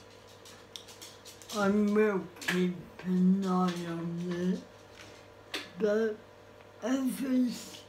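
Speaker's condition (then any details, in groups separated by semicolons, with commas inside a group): Cerebral palsy; spastic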